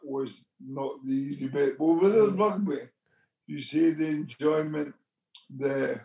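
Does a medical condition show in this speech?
Yes: motor neurone disease; onset with left hand weakness, twitching, arm weakness, speech therapists offered; about 4 years since diagnosis.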